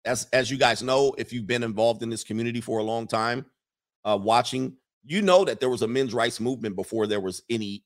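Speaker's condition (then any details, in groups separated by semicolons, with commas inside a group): No condition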